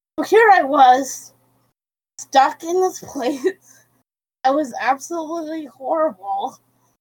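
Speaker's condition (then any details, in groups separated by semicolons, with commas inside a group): Cerebral palsy; quadriplegic, wheelchair user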